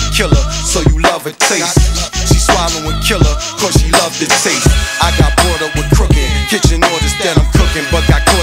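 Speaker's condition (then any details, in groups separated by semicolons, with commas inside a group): No condition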